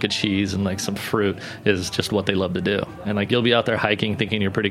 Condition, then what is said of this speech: No condition.